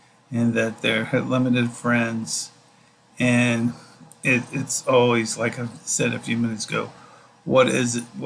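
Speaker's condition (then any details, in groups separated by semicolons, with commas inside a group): No condition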